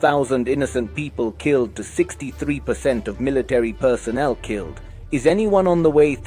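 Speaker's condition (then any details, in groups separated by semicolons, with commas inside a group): No condition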